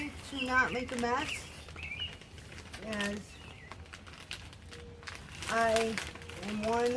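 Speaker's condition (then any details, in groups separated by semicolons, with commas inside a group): Cerebral palsy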